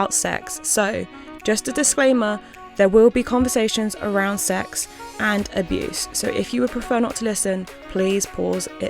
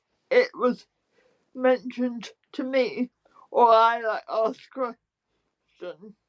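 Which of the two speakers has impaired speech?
The second: spastic quadriplegic cerebral palsy; spastic quadriplegic with athetoid features, caused by PVL.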